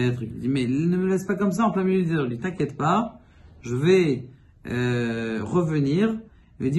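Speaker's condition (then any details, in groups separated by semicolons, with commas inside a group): No condition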